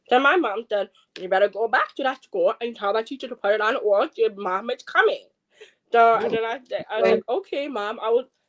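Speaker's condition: Deafness, acquired at age four

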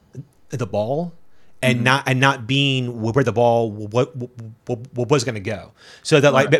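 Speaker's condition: Stutter; described by himself as everywhere; repeated sounds, prolonged sounds

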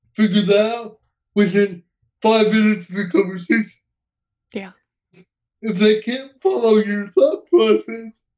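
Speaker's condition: Cerebral palsy; hearing intact

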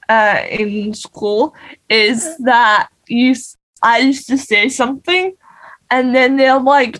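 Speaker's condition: Cerebral palsy; non-progressive

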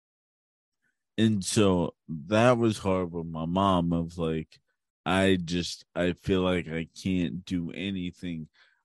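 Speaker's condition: Cerebral palsy; since birth

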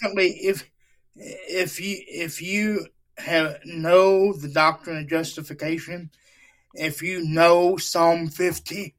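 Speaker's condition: Cerebral palsy; wheelchair user

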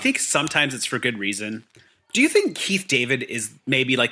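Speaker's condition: No condition

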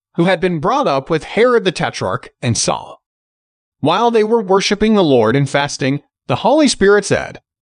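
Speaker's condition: No condition

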